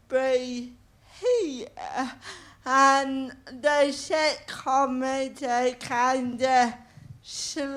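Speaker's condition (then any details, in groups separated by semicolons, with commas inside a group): Cerebral palsy; listeners need a couple minutes to tune in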